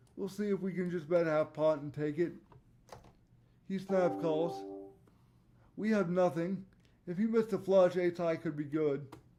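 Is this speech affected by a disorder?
Yes: cerebral palsy; voice tone sometimes odd.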